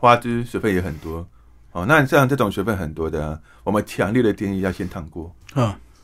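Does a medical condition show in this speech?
Yes: hearing impairment.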